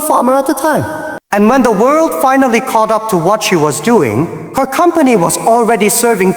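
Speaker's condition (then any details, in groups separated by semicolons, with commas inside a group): No condition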